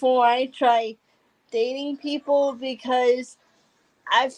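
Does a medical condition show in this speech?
Yes: cerebral palsy; congenital, drives electric wheelchair.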